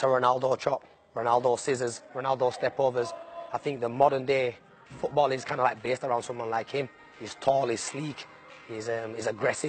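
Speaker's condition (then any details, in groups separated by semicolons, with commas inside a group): No condition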